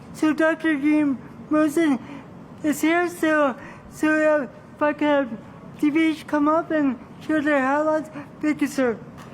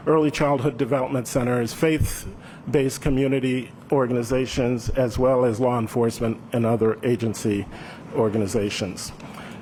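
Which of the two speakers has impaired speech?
The first: cerebral palsy; from birth.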